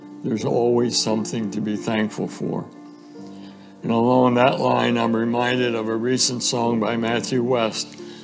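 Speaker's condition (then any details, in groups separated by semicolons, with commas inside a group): ALS; recorded acceptance speech played at hall of fame banquet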